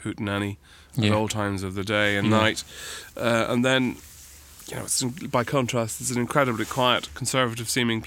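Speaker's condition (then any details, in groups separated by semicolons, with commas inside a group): No condition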